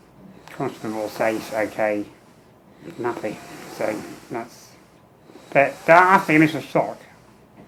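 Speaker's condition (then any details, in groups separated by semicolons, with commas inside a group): Muscular dystrophy; tracheostomy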